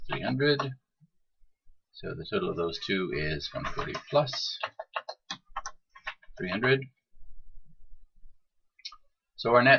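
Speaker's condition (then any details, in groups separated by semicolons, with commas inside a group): No condition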